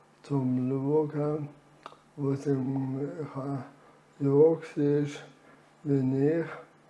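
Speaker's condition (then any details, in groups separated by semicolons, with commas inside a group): Amyotrophic lateral sclerosis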